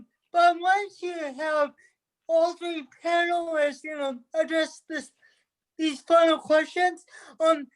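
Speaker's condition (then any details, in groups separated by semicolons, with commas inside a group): Cerebral palsy; from birth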